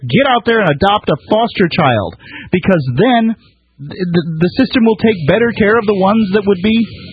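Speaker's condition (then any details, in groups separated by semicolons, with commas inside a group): No condition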